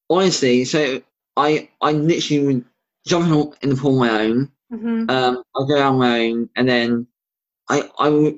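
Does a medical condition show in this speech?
Yes: bilateral cleft lip and palate; relearned speech after each palate surgery, practiced alphabet.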